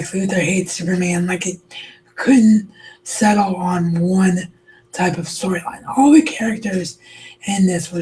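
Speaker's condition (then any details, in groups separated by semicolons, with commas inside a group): Cerebral palsy; wheelchair bound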